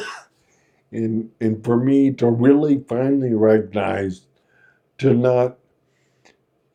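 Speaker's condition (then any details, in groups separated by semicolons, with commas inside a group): Friedreich's ataxia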